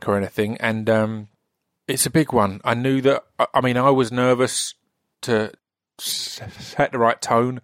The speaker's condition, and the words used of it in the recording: Stuttering. There's always stuff going on where I'm trying to hold back stutter, or I'm trying to maneuver around a stutter